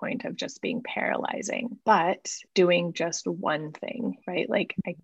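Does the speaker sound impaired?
No.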